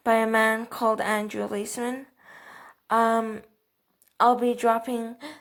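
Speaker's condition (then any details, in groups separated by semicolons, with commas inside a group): Cerebral palsy, athetoid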